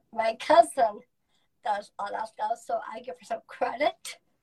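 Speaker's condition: Down syndrome; present from birth, lifelong

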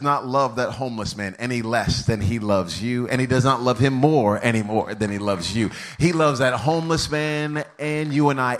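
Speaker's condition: No condition

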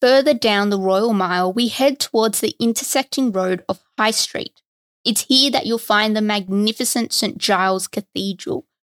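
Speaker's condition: No condition

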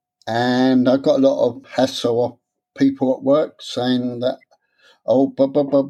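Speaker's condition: Stammer; stammer from about age seven, after parents' deaths, speech worsened in stressful adult periods; after three-day starfish project speech therapy course, uses taught breathing technique; still gets stuck on some words, formerly swapped words and own name; repeated sounds

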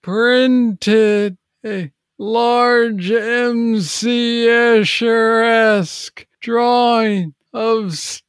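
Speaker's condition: Parkinson's disease, young onset

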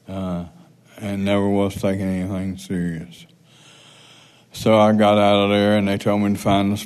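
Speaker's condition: Parkinson's

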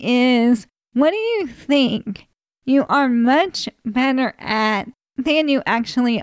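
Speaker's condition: ALS; ALS for 18 years

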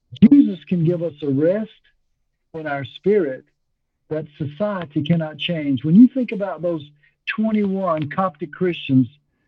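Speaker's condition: No condition

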